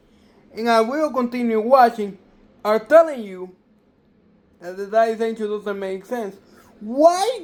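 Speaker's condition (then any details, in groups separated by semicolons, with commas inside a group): Cerebral palsy; difficulty maintaining balance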